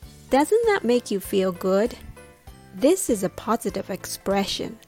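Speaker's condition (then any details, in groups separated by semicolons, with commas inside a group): No condition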